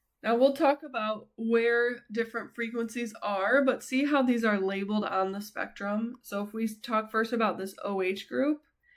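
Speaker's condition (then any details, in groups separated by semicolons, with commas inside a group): No condition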